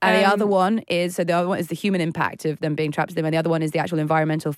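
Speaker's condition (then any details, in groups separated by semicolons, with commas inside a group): No condition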